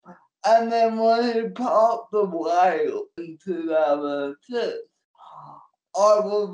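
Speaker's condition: Cerebral palsy; support worker takes notes and types for him

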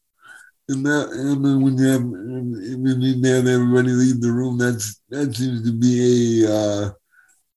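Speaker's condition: Stuttering; lifelong disability, never able to walk; quiet with strangers, talks mainly with family; repeated sounds, prolonged sounds

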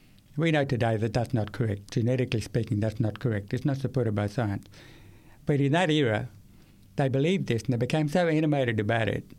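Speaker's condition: Profound deafness; profound deafness acquired at age 8 after language acquisition, not born deaf

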